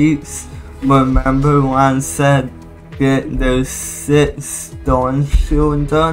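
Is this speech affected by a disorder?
Yes: cerebral palsy.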